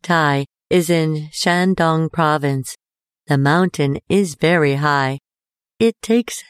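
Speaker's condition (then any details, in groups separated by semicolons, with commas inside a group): No condition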